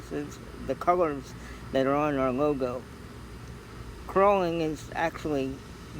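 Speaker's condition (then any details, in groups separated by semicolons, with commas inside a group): Cerebral palsy; scoliosis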